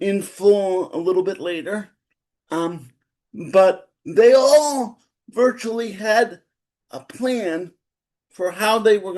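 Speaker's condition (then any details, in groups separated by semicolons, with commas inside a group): Cerebral palsy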